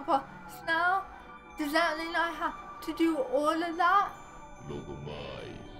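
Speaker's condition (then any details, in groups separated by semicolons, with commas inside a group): Cerebral palsy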